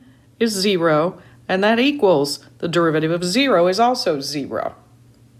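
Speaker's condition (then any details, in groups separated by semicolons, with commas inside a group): No condition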